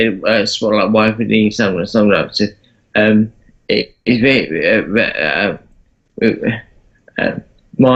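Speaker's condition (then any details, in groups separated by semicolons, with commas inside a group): Parkinson's disease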